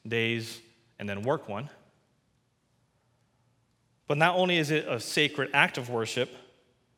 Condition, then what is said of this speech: None; typical speech.